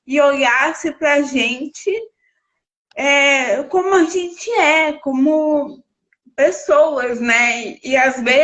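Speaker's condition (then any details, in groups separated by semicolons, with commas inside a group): Cerebral palsy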